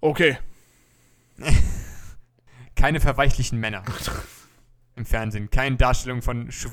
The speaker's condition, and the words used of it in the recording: No condition.